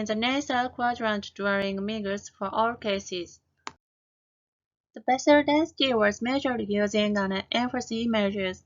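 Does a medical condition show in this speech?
No.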